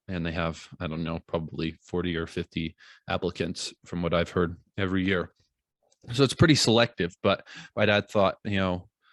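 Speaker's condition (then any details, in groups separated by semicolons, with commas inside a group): No condition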